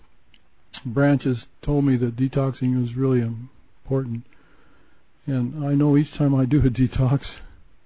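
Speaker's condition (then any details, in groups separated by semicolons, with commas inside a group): Parkinson's; low dose Mirapex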